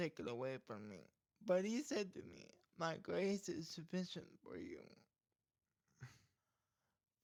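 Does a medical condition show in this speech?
Yes: cerebral palsy; cannot type, dictates writing; speech problem from condition.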